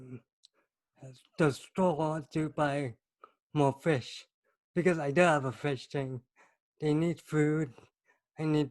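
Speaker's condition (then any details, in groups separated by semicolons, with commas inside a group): Cerebral palsy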